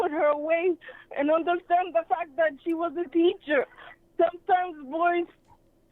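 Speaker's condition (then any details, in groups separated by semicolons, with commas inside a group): Cerebral palsy; sometimes hard to talk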